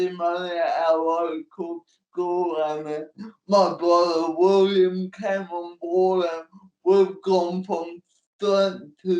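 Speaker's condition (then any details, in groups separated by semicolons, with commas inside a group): Cerebral palsy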